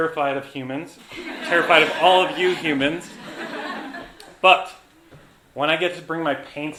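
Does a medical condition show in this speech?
No.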